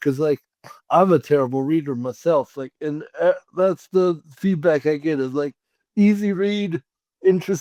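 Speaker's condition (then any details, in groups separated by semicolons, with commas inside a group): Cerebral palsy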